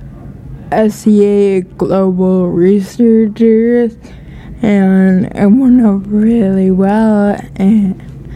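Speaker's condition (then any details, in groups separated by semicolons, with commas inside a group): Ataxia; ataxia diagnosed at age 15, first sign falling off swimming starting blocks, first blamed on dehydration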